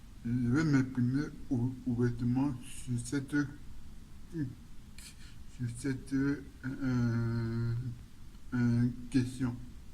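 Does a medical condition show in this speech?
Yes: cerebral palsy.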